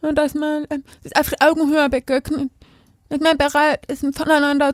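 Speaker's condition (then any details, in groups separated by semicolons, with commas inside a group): Deafness; not born deaf, hearing school, spoken mother tongue, sign language learned later, uses Zupack and Basslet bass devices; lip-reads without interpreter, bilingual in spoken and sign language; speaks aloud, hearing people forget deafness, voice different and louder on stage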